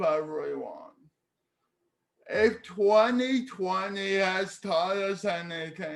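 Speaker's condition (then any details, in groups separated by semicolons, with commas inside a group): Cerebral palsy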